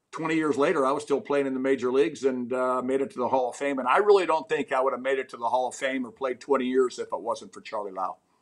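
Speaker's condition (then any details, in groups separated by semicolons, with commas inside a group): No condition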